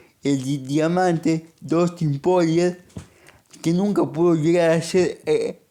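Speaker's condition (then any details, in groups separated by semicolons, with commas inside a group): Cerebral palsy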